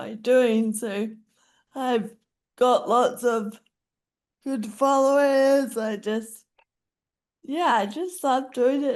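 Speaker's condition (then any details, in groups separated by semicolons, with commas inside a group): Friedreich's ataxia; worsening speech impairment, uses phone to communicate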